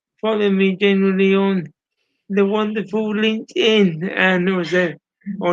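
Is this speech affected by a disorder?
Yes: cerebral palsy; speech impairment.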